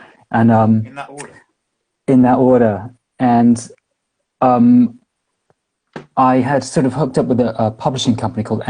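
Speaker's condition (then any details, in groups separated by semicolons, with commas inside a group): No condition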